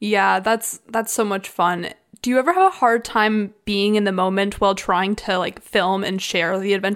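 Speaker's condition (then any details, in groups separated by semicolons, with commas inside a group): No condition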